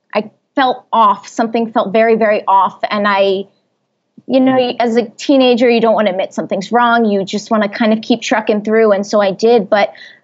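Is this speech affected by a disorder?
No.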